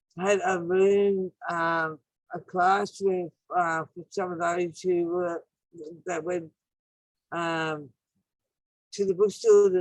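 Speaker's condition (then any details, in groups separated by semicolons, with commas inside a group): Acquired brain injury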